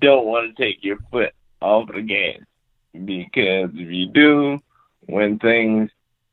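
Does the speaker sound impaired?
Yes: cerebral palsy; confined to wheelchair; speech sounds drunk or high to listeners, explains this upfront when phoning people.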